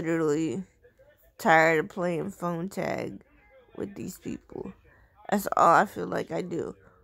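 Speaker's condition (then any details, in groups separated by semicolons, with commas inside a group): Cerebral palsy; sounds out of breath after therapy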